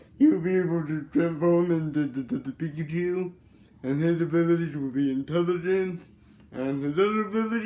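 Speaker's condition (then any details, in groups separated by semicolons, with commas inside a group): Cerebral palsy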